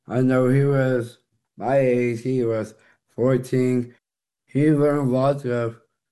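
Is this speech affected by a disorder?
Yes: Down syndrome; teen.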